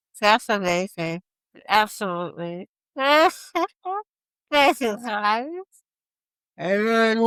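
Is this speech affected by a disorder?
Yes: cerebral palsy.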